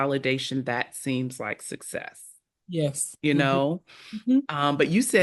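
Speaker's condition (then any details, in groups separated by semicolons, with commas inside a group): No condition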